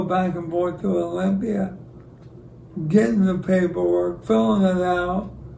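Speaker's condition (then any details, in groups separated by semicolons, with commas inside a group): ALS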